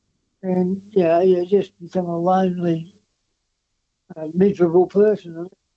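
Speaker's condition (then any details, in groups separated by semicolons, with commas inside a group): Parkinson's disease; sleeps no more than about 4 hours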